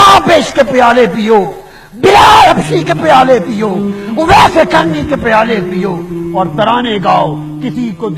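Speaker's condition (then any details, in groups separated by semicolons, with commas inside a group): No condition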